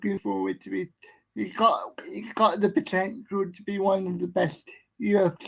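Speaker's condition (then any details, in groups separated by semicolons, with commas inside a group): Cerebral palsy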